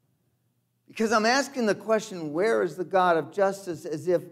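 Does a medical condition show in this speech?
No.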